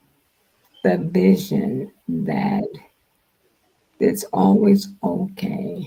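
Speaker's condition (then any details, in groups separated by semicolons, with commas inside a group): Multiple sclerosis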